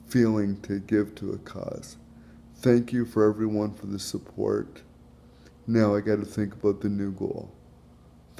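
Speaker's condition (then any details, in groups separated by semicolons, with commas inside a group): Cerebral palsy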